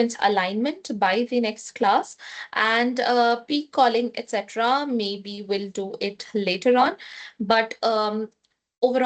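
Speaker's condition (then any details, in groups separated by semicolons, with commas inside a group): No condition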